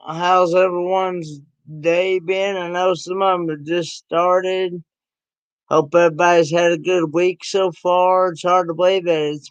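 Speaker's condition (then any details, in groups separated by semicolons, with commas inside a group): Cerebral palsy; present since birth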